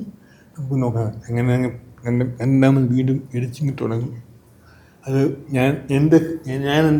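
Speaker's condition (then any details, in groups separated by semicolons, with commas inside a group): Cerebral palsy; from birth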